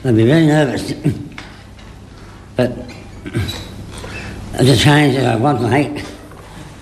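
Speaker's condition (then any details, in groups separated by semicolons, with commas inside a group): Parkinson's disease; young onset, diagnosed at age 30, no cure, on treatments, not well enough to live alone, nursing home 15 years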